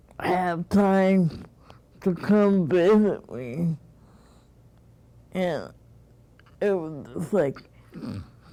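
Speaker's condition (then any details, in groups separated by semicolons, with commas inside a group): Cerebral palsy; present from birth, premature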